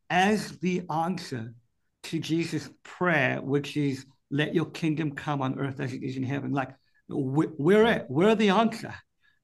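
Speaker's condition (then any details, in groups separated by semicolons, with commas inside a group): Cleft palate; congenital cleft palate, speech and hearing impaired since birth, difficult childhood development; speech impediment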